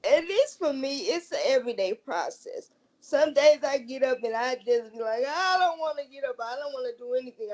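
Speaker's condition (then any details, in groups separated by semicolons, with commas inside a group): Cerebral palsy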